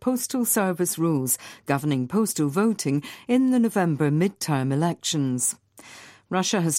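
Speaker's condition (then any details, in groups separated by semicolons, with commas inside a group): No condition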